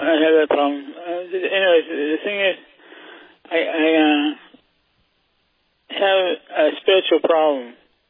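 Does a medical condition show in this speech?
Yes: Parkinson's; gave up driving license due to condition, no transportation, trouble holding phone to ear; says talking is hard, speech a little difficult to understand, speakerphone needed for loudness.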